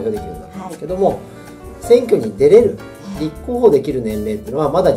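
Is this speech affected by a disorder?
No.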